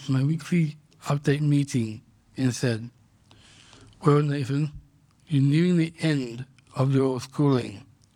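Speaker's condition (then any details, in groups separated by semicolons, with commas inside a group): Down syndrome; congenital, diagnosed at birth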